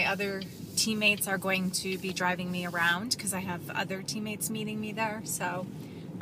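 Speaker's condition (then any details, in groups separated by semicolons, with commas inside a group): No condition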